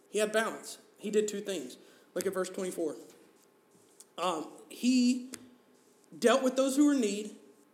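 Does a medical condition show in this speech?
No.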